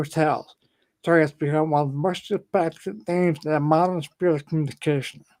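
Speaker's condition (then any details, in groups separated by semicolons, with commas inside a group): Ataxia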